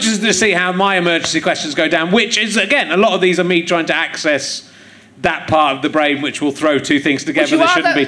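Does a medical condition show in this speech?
No.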